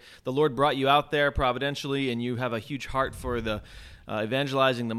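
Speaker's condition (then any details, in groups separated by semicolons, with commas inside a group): No condition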